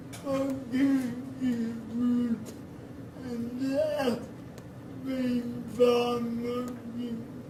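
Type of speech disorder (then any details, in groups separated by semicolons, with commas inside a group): Dysarthria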